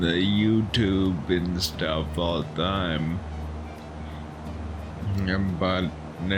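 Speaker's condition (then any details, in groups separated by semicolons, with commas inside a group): Friedreich's ataxia; swallowing and speaking affected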